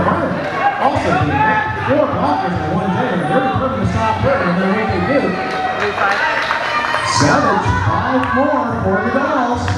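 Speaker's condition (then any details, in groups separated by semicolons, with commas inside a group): No condition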